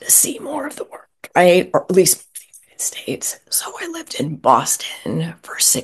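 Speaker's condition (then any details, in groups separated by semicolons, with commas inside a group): Spasmodic dysphonia; Jim Bostock's Vocal Freedom Program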